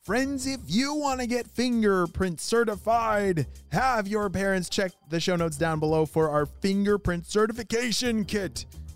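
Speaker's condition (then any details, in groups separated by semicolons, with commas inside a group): No condition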